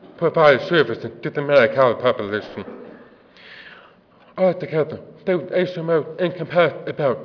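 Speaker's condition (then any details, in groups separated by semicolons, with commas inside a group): Deafness; works with interpreters; deaf accent, offers to repeat if not understood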